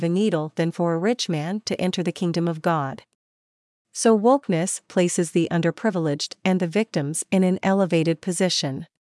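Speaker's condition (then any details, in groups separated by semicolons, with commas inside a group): No condition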